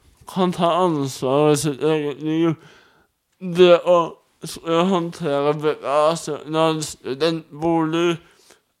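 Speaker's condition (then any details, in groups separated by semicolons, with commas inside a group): Cerebral palsy; wheelchair user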